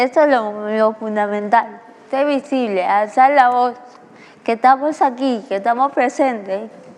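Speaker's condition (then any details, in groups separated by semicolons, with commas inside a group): Cerebral palsy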